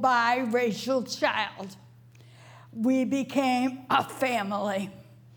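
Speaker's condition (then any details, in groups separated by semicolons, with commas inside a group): Stroke; right arm and hand paralyzed, memory and speech critically affected; over 6 years unable to speak, read or write, struggled to recite with effortful breath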